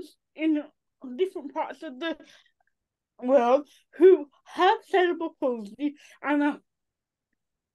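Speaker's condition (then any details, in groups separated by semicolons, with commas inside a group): Cerebral palsy; from birth, affects limbs and neck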